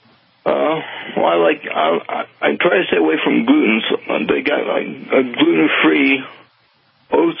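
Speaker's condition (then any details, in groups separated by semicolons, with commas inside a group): Parkinson's; slight tremor years before diagnosis, worsened after anesthesia for broken hip and femur, worse on left side; started Sinemet this past year, fish oil, acetyl-carnitine, acetyl-cysteine, tried glutathione IVs, tyrosine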